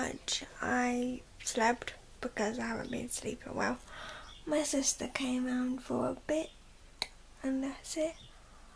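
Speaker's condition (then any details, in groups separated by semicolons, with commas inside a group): Cerebral palsy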